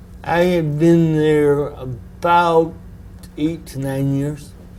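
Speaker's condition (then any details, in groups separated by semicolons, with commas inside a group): Cerebral palsy; predicted early to never speak well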